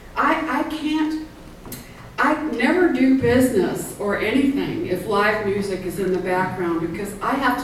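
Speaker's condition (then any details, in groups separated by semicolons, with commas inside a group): No condition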